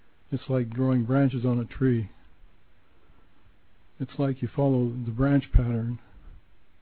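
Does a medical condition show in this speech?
Yes: Parkinson's disease; onset with minor arm tremor, progressed to barely moving before starting medication.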